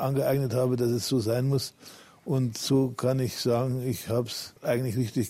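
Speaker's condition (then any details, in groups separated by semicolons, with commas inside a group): Parkinson's disease; public for about 11 years, almost no tremor, feels symptom-free when well adjusted; not trembling during interview, admitted to rehab bedridden two years ago, now walks with crutches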